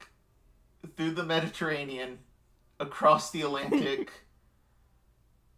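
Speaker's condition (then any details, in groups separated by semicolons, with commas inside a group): No condition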